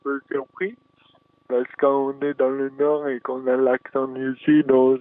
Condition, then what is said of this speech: Dystonia. Donc, la dystonie, c'est une maladie neurologique qui, euh, pour ma part, impacte euh, à des troubles de l'élocution et de la motricité fine.